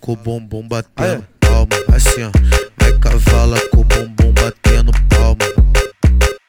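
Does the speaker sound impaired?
No.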